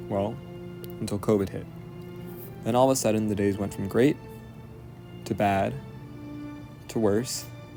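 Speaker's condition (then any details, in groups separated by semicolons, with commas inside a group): No condition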